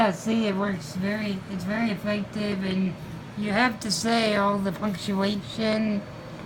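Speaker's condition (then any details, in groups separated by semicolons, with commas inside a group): Spinal muscular atrophy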